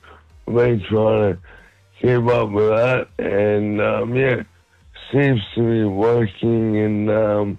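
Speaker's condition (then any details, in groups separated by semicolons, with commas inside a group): MND; motor neurone disease, diagnosed a little over a month ago; symptoms stable, managed with diet and exercise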